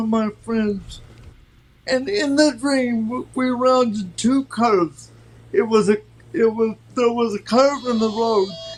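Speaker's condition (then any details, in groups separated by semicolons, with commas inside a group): Cerebral palsy; from birth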